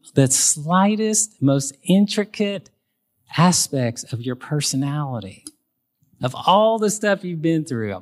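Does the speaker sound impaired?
No.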